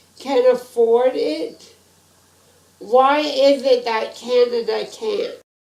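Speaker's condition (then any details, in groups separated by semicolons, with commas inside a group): Spinal muscular atrophy type 2; spinal muscular atrophy type 2, genetic; diagnosed at 18 months, about 29 years, progressing, untreated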